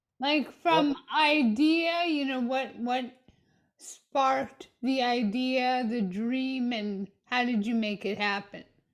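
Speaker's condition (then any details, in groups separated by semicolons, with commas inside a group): Myotonic dystrophy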